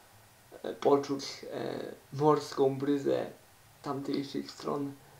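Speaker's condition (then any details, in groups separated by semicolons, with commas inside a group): Cerebral palsy; uses wheelchair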